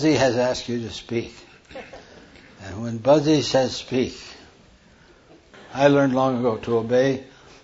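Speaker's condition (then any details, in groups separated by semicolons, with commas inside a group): Parkinson's; hand tremor during talk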